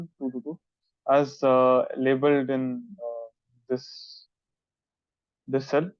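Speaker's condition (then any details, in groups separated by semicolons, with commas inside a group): No condition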